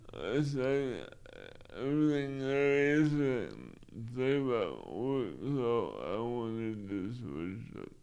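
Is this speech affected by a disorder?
Yes: cerebral palsy; limited use of arms.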